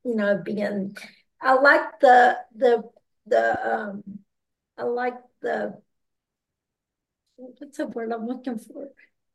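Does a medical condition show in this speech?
Yes: aphasia and ataxia; progressive ataxia; currently doing well; cannot always pick out needed words, hard to clearly express ideas.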